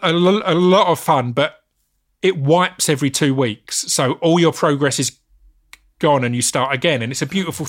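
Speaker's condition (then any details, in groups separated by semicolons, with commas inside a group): Stammer; stutter, unnoticed during rapping and spoken word years, noticed with radio show and podcast, works with STAMMA; stammered when trying to say Gimli during recording; difficulty with words starting with hard g, can say Finley easily; repeated sounds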